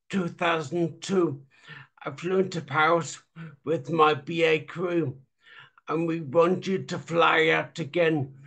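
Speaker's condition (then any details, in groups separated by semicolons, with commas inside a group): Traumatic brain injury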